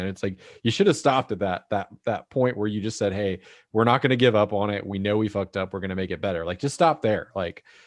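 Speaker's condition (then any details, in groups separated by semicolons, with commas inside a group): No condition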